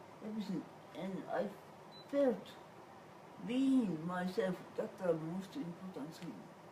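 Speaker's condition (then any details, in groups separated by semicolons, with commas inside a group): Cerebral palsy; whole body affected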